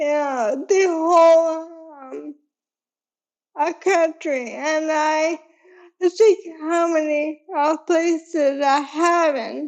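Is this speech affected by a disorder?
Yes: ALS.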